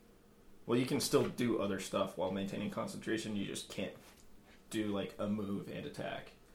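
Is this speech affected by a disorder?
No.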